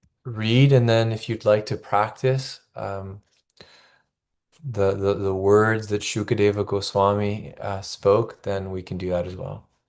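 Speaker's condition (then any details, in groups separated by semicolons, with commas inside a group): No condition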